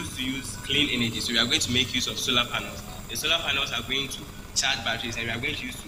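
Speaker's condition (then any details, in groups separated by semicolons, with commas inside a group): No condition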